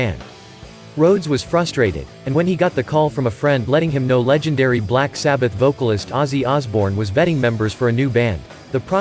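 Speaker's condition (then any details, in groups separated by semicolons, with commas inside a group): No condition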